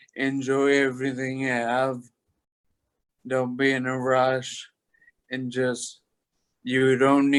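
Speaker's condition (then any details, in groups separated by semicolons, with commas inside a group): Toxic leukoencephalopathy, locked-in syndrome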